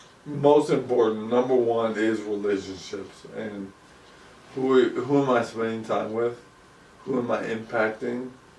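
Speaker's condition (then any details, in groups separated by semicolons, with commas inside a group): ALS; about 2 years since onset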